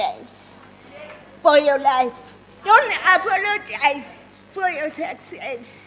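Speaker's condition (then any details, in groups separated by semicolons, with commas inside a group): Cerebral palsy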